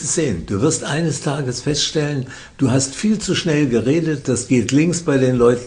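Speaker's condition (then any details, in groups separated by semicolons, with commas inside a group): Parkinson's disease; incurable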